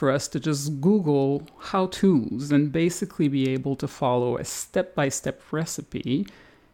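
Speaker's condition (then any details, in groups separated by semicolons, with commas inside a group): No condition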